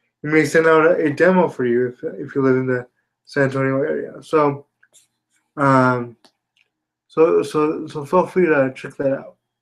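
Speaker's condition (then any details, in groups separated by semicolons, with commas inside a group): Spastic quadriplegia cerebral palsy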